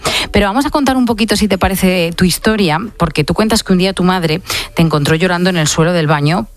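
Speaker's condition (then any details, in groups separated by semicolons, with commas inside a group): No condition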